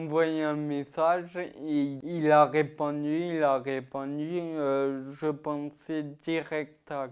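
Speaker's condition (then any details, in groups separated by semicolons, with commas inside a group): Ataxia-telangiectasia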